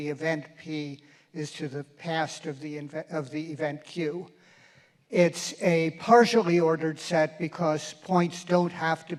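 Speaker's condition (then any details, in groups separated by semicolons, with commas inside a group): No condition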